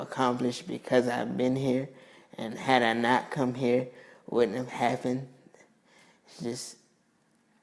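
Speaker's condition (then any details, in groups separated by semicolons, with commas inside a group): Cerebral palsy; affects mobility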